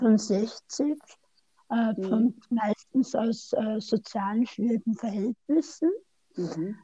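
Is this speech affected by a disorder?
Yes: speech impairment after tongue cancer, mild; aggressive right tongue-margin cancer into mouth arch at 48, 17-hour surgery, neck dissection, chemoradiotherapy; about 8.5 years after tongue cancer treatment; slightly limited, tends to speak fast, sometimes unclear, Austrian dialect, hard to understand without seeing face.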